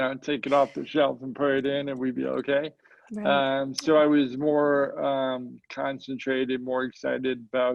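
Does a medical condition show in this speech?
Yes: cerebral palsy, mild; mild form affects speech.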